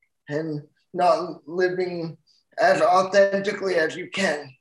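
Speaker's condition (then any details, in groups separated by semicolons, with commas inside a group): Cerebral palsy; full-time wheelchair user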